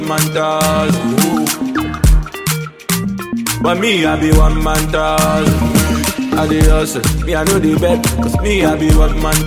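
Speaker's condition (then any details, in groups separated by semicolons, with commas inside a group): No condition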